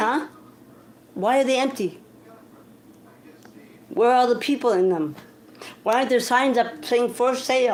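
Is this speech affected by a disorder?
Yes: cerebral palsy.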